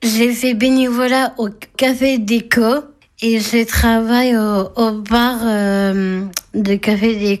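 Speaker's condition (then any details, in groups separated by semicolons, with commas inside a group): Down syndrome (trisomy 21); 28 years old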